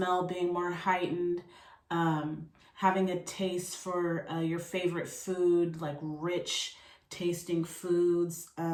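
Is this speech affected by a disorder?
No.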